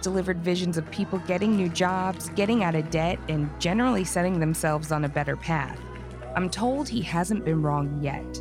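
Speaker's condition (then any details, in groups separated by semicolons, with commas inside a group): No condition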